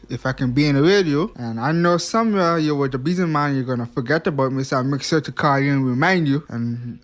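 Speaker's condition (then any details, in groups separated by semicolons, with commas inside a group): Hearing impairment; past speech impediment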